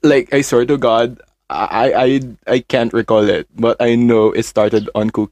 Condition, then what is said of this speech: Stuttering. I also want to do this pod because I stutter a lot